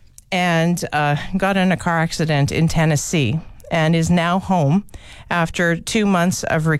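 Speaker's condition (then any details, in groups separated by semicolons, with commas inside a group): No condition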